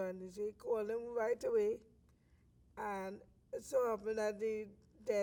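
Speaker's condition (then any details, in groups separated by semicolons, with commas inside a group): Cerebral palsy; lifelong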